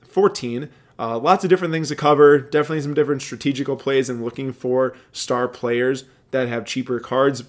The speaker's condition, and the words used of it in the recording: No condition.